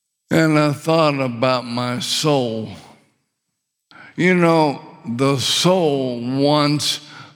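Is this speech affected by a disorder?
Yes: ALS; muscles falling apart throughout body, swallowing difficulty; struggles with swallowing, choked seriously on saliva, windpipe tightened, couldn't breathe.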